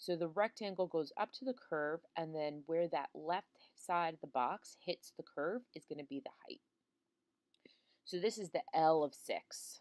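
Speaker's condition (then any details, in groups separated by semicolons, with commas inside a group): No condition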